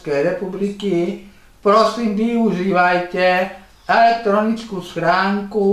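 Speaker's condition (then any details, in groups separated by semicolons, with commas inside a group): No condition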